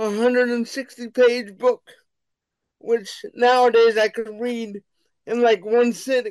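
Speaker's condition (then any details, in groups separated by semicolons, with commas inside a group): Cerebral palsy; childhood processing difficulty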